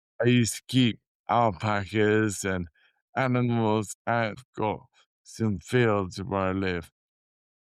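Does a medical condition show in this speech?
Yes: motor neurone disease; still walking, no wheelchair; slurred speech, dysarthria, increasing difficulty forming words.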